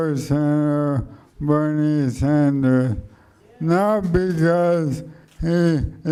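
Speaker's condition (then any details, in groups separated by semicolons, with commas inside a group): Motor neuron degeneration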